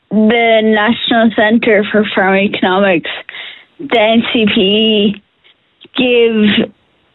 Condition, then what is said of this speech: Ataxia. And my speech is starting to get slower, a little bit more slurred as time goes on.